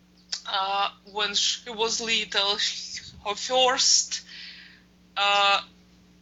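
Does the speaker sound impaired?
Yes: stuttering; recently attained a great deal of fluency; still stutters, talks fluently in many situations; here prolonged sounds.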